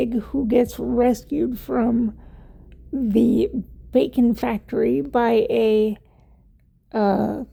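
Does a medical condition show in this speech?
Yes: cerebral palsy; wheelchair user.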